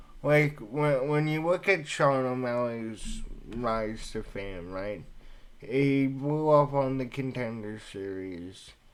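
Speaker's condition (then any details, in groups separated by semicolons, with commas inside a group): Cerebral palsy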